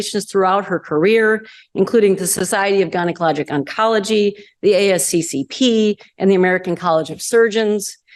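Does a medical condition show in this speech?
No.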